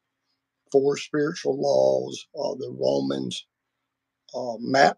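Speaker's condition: Vocal cord surgery; including laser treatment

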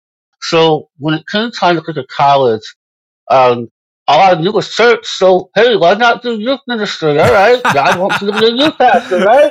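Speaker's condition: Moebius syndrome; congenital

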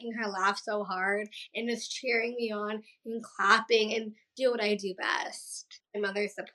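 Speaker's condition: Down syndrome; past speech therapy

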